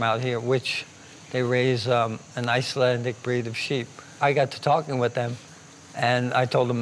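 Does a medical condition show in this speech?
Yes: ALS; affects hands; cannot hold a knife.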